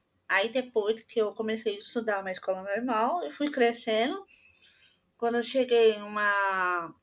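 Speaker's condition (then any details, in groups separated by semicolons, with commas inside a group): Deafness; congenital, maternal rubella, profound one ear, severe other, hearing aid from 4, no cochlear implant; oralized, uses hearing aid, hears better with severe-loss ear, sign language first language; no speech before diagnosis, only pointing, learned speech with hearing aid and speech therapy, early words incorrect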